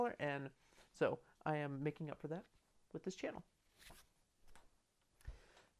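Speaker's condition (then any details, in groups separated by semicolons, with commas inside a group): No condition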